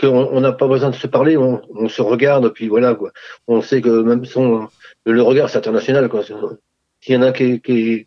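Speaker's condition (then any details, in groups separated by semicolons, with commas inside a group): Parkinson's disease; regular table tennis with able-bodied players, Ping Pong Parkinson championships for 4 years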